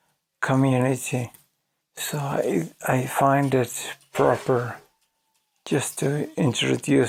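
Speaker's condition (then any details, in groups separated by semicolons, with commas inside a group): ALS; voice severely damaged, hard to understand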